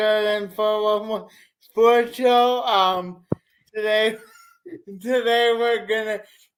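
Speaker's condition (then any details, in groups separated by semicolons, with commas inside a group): Cerebral palsy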